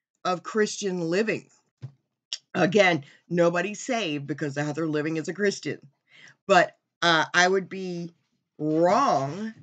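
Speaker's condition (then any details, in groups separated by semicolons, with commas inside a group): No condition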